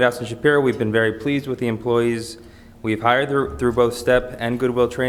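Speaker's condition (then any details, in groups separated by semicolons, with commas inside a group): No condition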